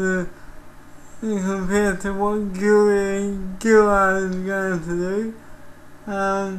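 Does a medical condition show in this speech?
Yes: cerebral palsy.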